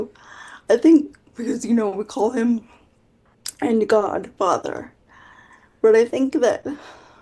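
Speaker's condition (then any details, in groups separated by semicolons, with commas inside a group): Quadriplegic cerebral palsy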